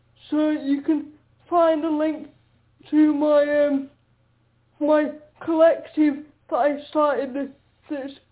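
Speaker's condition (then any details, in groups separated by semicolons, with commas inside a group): Quadriplegic cerebral palsy; concentration issues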